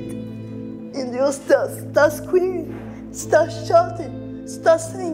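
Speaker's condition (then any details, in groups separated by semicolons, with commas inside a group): Severe cerebral palsy; uses wheelchair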